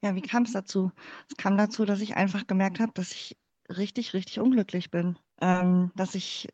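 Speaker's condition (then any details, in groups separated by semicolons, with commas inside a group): Cleft palate; congenital, born in former GDR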